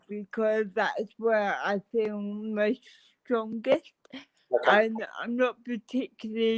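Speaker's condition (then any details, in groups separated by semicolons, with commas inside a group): Cerebral palsy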